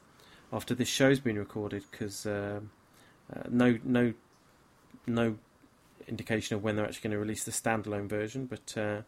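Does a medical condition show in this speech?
No.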